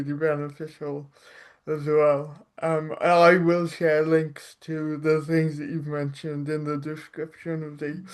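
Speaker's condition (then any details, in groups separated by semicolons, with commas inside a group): Cerebral palsy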